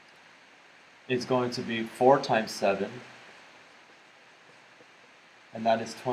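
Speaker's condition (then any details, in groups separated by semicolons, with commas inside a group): No condition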